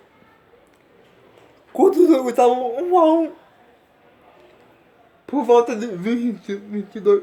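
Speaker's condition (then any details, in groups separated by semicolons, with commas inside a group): Cerebral palsy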